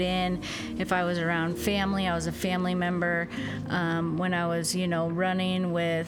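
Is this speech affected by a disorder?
No.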